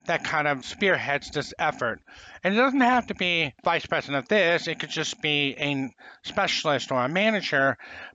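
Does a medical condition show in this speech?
Yes: profound hearing loss; congenital profound hearing loss, about 80% in one ear, 90% in other, late detection; late language development, learned to talk.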